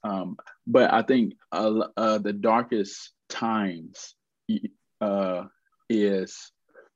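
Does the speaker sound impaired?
Yes: stuttering; lifelong stutter, aware of it from about age 4; still stutters, speaks on stage, gave TEDx Charlotte talk, speaking coach Naeem; once felt unable to make sales or phone calls; here prolonged sounds, blocks.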